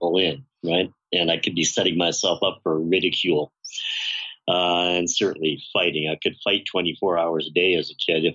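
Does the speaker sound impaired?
Yes: bilateral cleft lip and palate, severe; congenital bilateral cleft lip and palate, most serious case in British Columbia at birth, facial disfigurement; describes self as facially disfigured and vocally distorted; voice very distorted in childhood, hardly understandable, huge palate cleft, singing helped develop voice.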